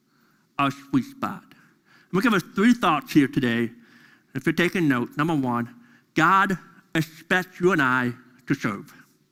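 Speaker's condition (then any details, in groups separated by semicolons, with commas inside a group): Deafness; deaf during school years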